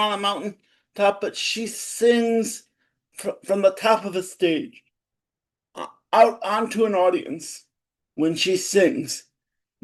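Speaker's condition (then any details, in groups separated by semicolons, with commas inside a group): Cerebral palsy; spastic type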